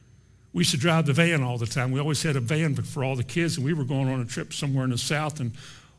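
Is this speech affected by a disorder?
No.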